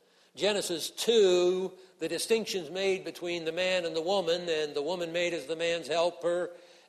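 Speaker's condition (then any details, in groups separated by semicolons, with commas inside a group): No condition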